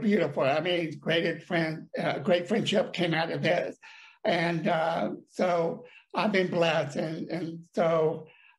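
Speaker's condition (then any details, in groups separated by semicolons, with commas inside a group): Deafness; speech problem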